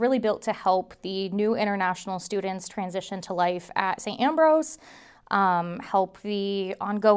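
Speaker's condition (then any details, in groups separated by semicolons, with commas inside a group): No condition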